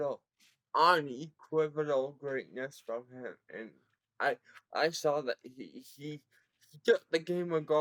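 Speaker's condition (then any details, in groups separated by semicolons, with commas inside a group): Cerebral palsy; present from birth, severe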